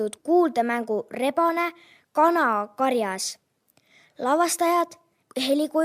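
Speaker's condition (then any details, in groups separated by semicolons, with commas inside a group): No condition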